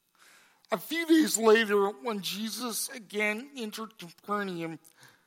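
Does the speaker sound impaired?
Yes: cerebral palsy; congenital.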